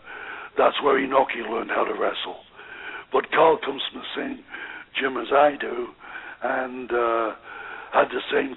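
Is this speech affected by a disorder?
Yes: voice box damage after neck operation; voice affected, may be hard to understand.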